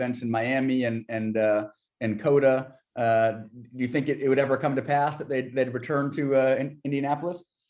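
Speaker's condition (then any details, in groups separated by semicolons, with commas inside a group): No condition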